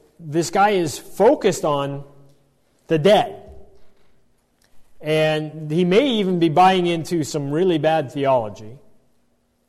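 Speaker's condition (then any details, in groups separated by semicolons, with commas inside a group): No condition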